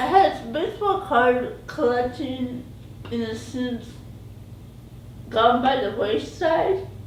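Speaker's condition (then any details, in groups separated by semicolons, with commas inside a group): Cerebral palsy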